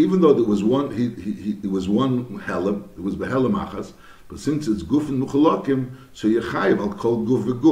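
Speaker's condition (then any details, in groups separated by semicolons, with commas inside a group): No condition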